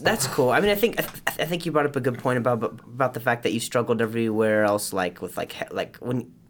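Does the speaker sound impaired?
Yes: stutter, acquired after concussion; from softball injury with concussion a few years ago; talks differently since concussion; here repeated sounds, repeated words.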